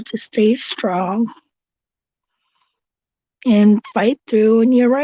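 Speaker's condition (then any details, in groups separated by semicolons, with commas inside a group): Cerebral palsy; since birth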